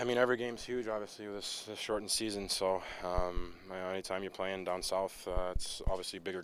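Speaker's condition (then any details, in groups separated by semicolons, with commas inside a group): No condition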